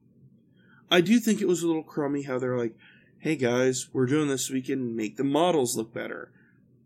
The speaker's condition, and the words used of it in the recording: No condition.